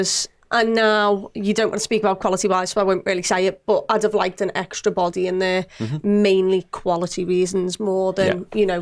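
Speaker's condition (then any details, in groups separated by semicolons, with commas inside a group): No condition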